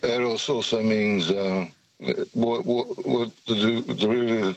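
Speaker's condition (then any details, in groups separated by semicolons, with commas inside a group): Parkinson's; jittery, attributed to Parkinson's; jittery while speaking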